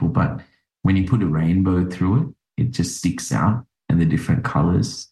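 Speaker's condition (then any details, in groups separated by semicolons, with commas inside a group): No condition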